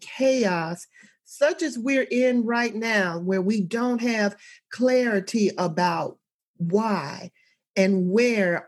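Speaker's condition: No condition

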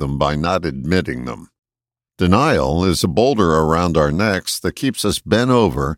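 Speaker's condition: No condition

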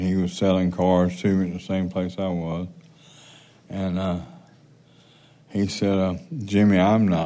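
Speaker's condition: Parkinson's

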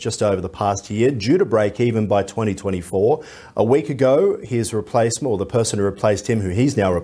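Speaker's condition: No condition

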